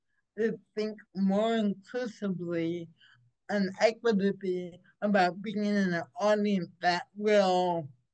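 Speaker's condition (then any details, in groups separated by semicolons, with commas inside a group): Cerebral palsy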